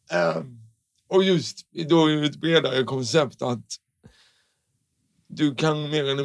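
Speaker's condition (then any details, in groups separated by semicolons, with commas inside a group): Cerebral palsy; constant tension in all muscles, shorter muscles, stiffness, left leg turns inward; milder than some with cerebral palsy, ongoing speech impediment; tongue completely stiff in childhood, speech therapist to train speech, speech impediment now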